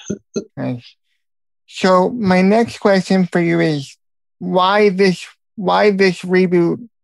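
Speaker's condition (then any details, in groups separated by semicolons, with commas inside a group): Cerebral palsy; non-progressive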